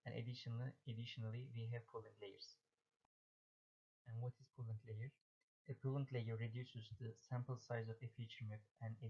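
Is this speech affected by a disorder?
No.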